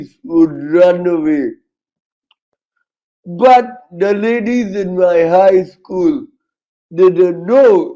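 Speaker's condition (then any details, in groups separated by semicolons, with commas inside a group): Cerebral palsy, severe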